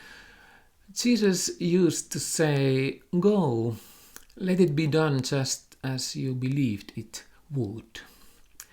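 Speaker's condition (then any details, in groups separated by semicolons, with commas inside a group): No condition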